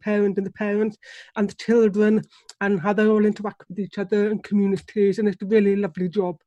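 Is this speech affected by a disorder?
Yes: deafness; relies on lip reading.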